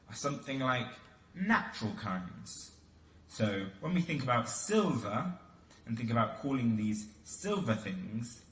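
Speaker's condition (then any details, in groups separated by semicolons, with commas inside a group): No condition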